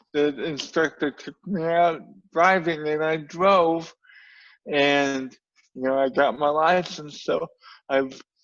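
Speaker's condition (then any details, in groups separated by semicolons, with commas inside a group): Cerebral palsy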